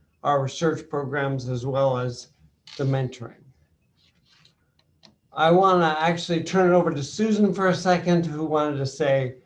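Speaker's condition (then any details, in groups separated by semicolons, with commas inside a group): Bulbar onset ALS, mild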